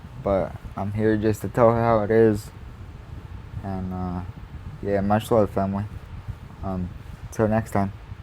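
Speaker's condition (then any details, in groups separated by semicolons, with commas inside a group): Cerebral palsy; uses wheelchair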